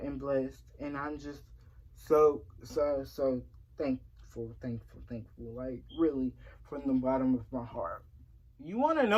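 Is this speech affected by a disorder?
Yes: cerebral palsy; since early childhood.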